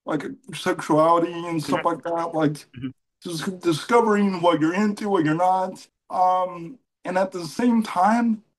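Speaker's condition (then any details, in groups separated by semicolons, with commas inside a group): Cerebral palsy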